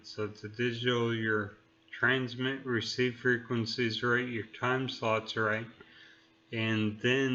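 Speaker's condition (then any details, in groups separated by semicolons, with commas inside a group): Neurological disease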